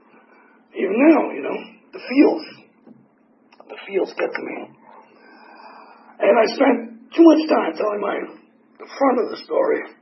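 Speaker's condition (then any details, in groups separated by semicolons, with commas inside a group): Tracheotomy; tracheotomy for 4 years, 8 surgeries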